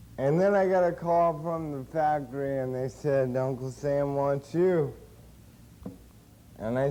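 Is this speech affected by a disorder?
Yes: cerebral palsy; since birth.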